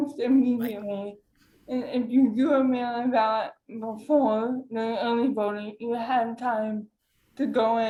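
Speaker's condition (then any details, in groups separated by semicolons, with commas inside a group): Cerebral palsy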